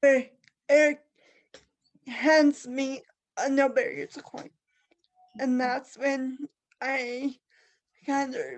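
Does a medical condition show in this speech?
Yes: cerebral palsy.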